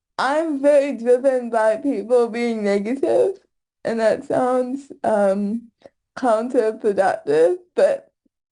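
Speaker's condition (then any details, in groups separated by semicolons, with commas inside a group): Cerebral palsy; lifelong, full-time wheelchair user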